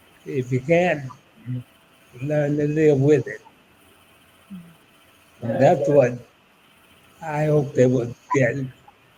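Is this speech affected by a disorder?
Yes: ALS; about eight years since diagnosis.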